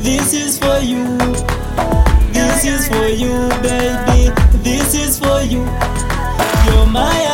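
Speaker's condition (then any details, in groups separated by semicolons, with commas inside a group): No condition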